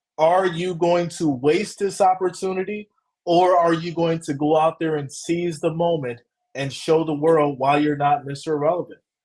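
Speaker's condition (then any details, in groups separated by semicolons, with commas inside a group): No condition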